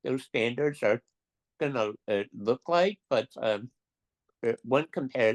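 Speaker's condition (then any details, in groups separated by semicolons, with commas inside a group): Duchenne muscular dystrophy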